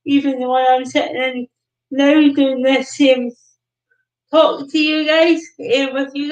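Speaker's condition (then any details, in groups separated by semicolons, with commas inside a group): Cerebral palsy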